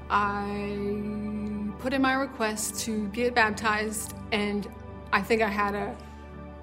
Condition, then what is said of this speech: Stuttering. And you might just have to give us a tiny bit more time to talk and just some patience, because it takes me a little bit longer